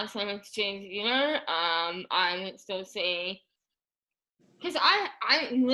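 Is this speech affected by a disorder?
Yes: Moebius syndrome; paralyzed tongue.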